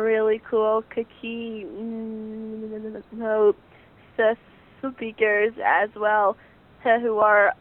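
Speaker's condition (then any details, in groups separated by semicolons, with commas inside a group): Stuttering; stuttering since beginning to talk, speech therapy with own speech therapist; about 18, starting college, therapy every two weeks, summer three-session intensive, Friends National Association; needs extra time to speak, letters to teachers, friends avoid filling in words; repeated sounds, blocks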